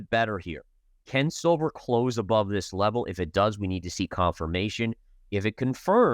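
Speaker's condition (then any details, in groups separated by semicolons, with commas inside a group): No condition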